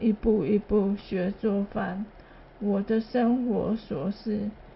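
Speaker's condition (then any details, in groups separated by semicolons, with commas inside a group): ALS; adult onset, hand weakness, arm muscle atrophy, involuntary muscle twitching throughout body, progressive muscle loss; slower speech, quieter voice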